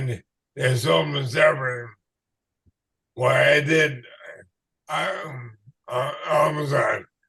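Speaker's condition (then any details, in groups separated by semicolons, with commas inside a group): ALS/MND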